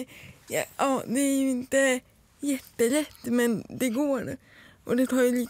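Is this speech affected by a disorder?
Yes: cerebral palsy.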